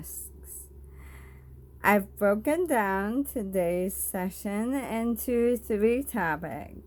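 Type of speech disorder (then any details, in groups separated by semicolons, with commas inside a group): Bulbar dysarthria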